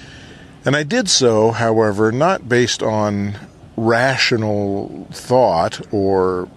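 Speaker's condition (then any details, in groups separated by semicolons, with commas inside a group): No condition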